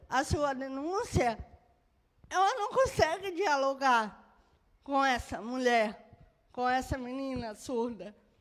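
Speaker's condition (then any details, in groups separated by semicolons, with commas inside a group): Cerebral palsy; birth brain injury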